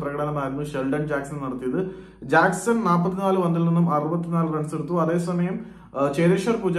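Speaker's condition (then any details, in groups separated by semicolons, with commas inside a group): No condition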